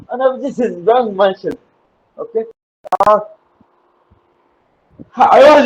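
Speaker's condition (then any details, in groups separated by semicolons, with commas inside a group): Cerebral palsy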